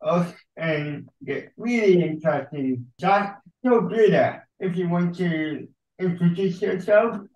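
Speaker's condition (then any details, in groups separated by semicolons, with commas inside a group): Cerebral palsy; mild, ataxic type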